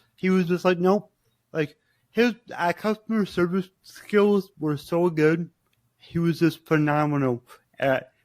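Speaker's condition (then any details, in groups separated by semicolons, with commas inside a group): Cerebral palsy; present from birth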